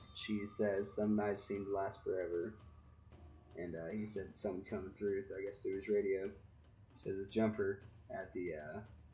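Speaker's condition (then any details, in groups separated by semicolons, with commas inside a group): No condition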